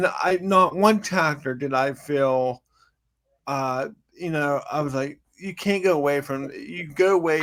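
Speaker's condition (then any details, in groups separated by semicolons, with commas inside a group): Cerebral palsy; from birth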